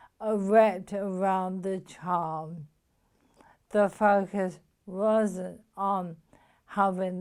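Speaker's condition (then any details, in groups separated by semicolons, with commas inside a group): Motor neuron disease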